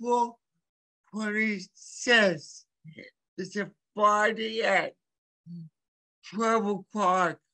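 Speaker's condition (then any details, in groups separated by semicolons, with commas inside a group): Cerebral palsy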